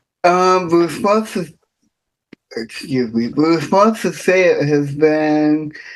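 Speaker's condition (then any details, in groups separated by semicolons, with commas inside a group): Cerebral palsy; from birth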